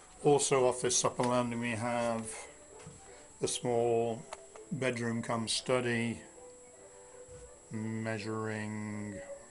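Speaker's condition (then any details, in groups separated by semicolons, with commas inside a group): No condition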